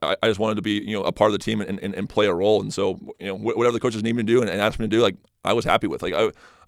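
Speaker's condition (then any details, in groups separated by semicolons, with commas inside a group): Stutter; can't get a word out; repeated sounds, repeated words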